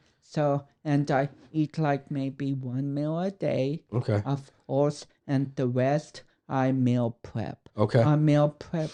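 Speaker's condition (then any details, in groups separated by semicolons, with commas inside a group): Cerebral palsy; affects speech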